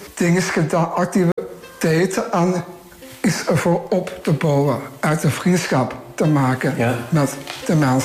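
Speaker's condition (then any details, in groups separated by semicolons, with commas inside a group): Down syndrome; trisomy 21, chromosomal, three copies of chromosome 21 instead of two; speaks well, can read and write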